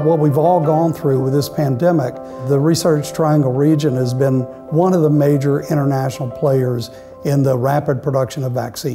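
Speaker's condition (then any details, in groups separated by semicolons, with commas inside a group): No condition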